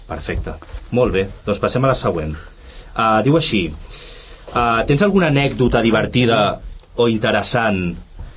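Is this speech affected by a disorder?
No.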